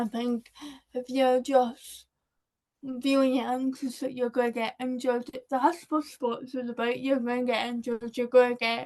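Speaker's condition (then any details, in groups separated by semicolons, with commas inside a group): Cerebral palsy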